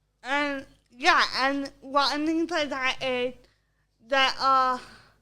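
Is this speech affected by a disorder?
Yes: cerebral palsy.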